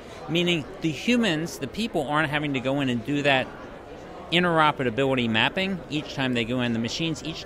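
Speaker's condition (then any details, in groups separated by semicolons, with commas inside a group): No condition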